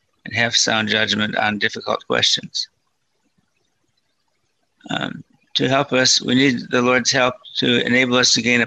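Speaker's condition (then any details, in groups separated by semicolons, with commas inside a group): Parkinson's disease, mild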